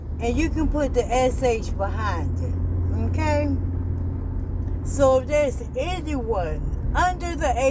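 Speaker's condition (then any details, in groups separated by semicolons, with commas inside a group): ALS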